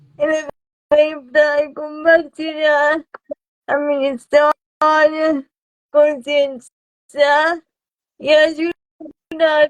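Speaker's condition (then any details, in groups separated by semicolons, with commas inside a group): Cerebral palsy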